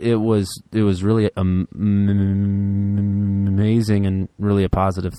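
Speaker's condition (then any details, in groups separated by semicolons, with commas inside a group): Stuttering; works on speaking best, little fear; stutters a lot; blocks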